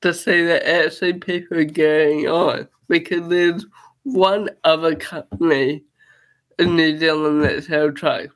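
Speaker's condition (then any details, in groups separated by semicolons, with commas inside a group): Cerebral palsy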